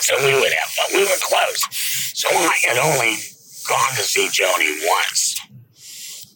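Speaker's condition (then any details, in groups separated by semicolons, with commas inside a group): Laryngectomy; presses on neck daily to talk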